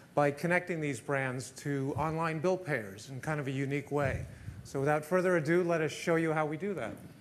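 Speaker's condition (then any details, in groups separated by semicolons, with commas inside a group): No condition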